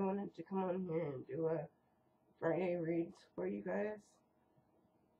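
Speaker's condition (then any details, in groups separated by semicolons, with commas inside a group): Cerebral palsy; first word not said quite right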